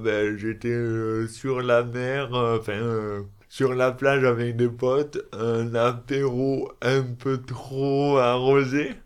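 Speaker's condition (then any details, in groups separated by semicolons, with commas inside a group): Dystonia; elocution difficulties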